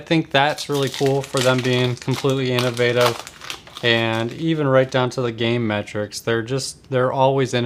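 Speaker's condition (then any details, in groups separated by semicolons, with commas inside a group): No condition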